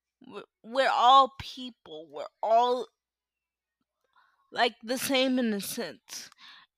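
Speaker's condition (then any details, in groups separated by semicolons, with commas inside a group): Cerebral palsy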